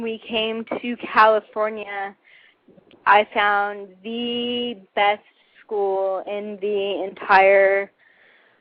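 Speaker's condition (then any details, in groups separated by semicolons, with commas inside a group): Cerebral palsy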